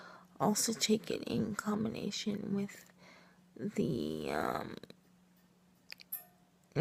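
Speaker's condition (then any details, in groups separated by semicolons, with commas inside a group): Cerebral palsy, triplegia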